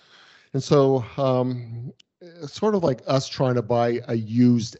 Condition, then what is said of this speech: None; typical speech.